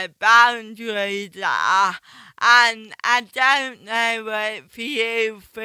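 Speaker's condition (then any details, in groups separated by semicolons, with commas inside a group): Ataxic cerebral palsy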